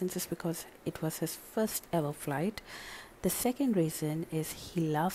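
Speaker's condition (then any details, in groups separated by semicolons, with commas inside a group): No condition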